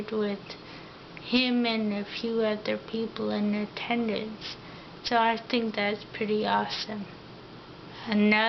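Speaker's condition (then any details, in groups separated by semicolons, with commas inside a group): Ataxia; affects mouth and tongue coordination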